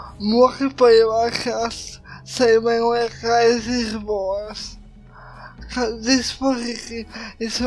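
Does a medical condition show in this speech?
Yes: cerebral palsy.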